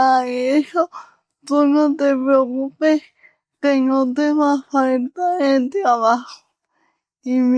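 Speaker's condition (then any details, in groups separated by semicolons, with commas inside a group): Cerebral palsy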